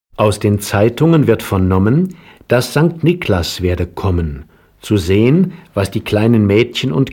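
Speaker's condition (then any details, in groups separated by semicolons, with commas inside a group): No condition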